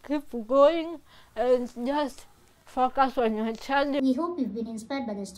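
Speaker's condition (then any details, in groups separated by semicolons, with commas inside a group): Cerebral palsy; from birth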